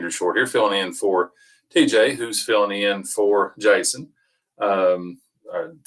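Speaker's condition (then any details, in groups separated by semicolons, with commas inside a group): No condition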